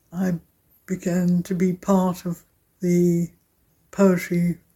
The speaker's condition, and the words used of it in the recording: Aphasia. And my voice is quieter, and